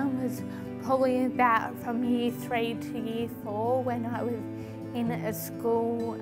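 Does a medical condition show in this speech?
Yes: cerebral palsy; slurred speech.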